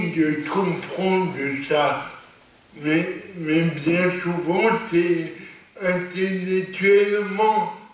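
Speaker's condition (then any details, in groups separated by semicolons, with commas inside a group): Cerebral palsy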